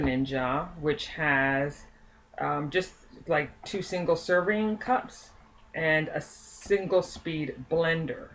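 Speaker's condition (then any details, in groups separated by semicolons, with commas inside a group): No condition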